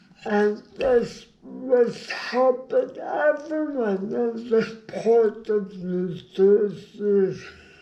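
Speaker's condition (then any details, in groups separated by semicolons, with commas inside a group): Brain injury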